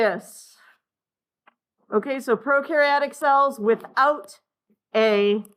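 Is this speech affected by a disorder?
No.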